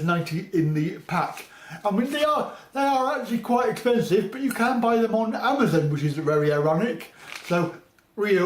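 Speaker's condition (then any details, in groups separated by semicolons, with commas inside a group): Cerebral palsy; back surgery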